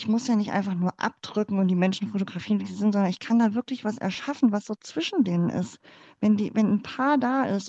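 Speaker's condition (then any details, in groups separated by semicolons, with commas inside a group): Cleft palate; congenital, born in former GDR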